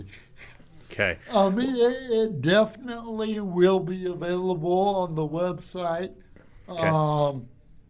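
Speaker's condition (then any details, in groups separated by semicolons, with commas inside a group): Cerebral palsy; from birth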